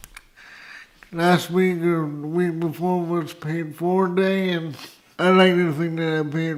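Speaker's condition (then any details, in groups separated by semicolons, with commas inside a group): Spastic cerebral palsy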